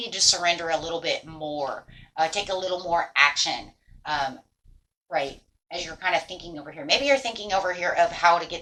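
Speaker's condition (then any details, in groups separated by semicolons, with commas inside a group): No condition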